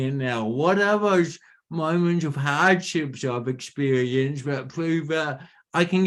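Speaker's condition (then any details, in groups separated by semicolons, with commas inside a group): Cerebral palsy; from birth; speech impediment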